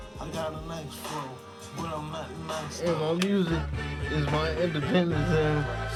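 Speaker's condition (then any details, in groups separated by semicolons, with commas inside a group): Cerebral palsy, spastic quadriplegic; nearly 40 years, wheelchair user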